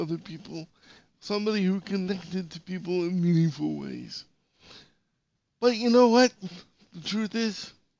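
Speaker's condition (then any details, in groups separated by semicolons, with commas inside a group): Cerebral palsy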